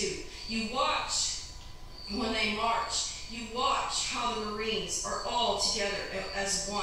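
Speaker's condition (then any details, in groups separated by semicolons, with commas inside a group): No condition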